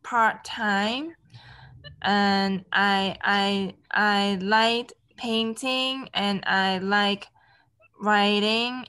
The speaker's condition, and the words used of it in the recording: Aphasia. I was yes or no, or bad or so-so.